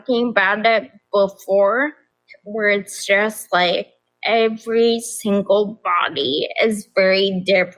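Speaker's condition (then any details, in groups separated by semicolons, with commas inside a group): Progressive ataxia; affects speech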